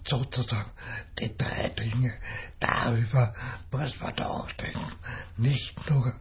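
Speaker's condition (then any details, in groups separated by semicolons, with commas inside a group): Dystonia with speech disorder; lifelong, first noticed at age 6 in primary school, could not write as a child; can only speak slowly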